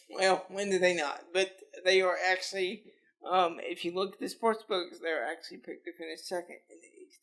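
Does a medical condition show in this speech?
Yes: cerebral palsy; lifelong physical disability.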